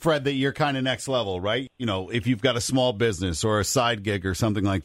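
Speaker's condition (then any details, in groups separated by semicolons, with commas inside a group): No condition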